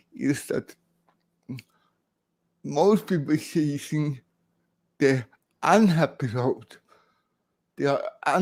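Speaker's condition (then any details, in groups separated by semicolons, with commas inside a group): Cerebral palsy, severe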